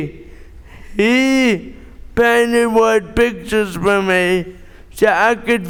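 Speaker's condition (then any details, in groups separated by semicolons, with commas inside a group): Cerebral palsy; born premature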